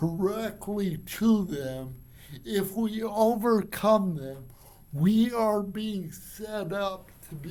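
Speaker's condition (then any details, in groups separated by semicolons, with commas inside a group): Cerebral palsy; from birth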